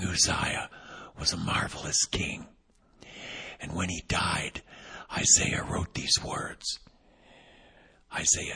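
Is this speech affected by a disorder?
Yes: vocal cord paralysis, unilateral.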